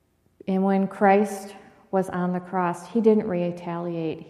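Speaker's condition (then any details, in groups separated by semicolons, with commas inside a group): No condition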